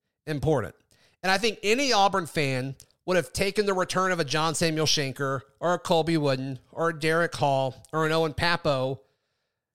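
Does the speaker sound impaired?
No.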